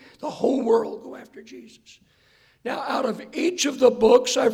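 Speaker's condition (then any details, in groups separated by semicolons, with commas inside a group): Hoarseness after vocal cord surgery; sought second opinion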